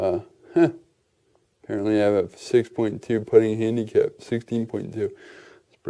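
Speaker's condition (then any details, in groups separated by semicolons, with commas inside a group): Cerebral palsy; affects gait and walking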